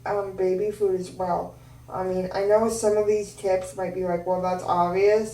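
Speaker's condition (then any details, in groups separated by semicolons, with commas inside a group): Cerebral palsy; both hands affected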